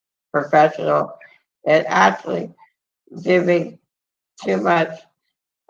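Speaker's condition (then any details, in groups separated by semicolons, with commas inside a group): Muscular dystrophy; multiple surgeries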